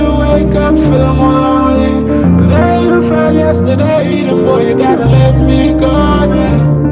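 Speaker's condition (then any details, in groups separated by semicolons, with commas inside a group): No condition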